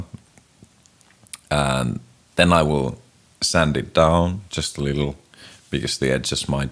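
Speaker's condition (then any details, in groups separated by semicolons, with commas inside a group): No condition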